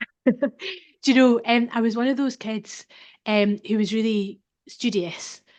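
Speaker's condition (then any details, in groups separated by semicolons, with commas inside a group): No condition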